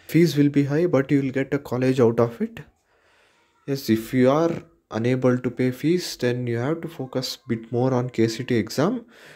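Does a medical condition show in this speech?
No.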